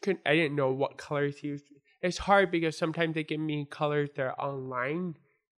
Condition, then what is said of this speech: Deafness. And I struggle with speech. I didn't speak my full sentence until I was 5.